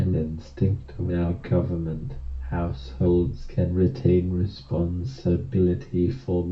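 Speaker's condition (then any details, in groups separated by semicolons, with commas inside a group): Motor neurone disease; about four years since diagnosis, cannot move or hold head; cannot speak, pureed foods only, emotional lability with laughter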